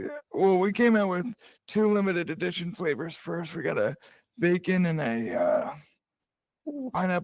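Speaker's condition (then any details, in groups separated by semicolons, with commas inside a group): Cerebral palsy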